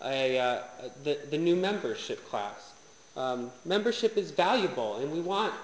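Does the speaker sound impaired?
No.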